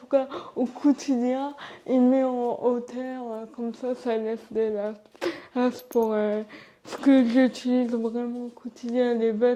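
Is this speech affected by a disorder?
Yes: cerebral palsy; from birth, uses wheelchair.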